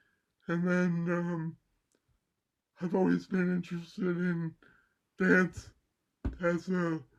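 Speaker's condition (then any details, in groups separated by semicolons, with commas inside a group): Cerebral palsy; mild left side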